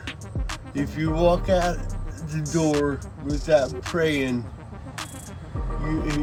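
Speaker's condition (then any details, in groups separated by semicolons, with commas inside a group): Cerebral palsy; drinks with straw, cannot lift cup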